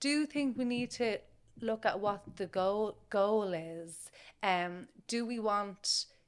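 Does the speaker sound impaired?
Yes: stammering; lifelong stammer, teenage speech therapy, Dublin Adult Stuttering group therapy at 20 by Jonathan Linklater; adult who stammers, still fears being caught out, stammers more when anxious; long tried to pass as fluent, uses voluntary stammering, sometimes still hides stammer; here repeated sounds, prolonged sounds.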